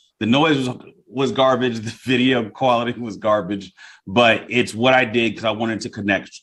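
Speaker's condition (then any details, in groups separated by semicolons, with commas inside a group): No condition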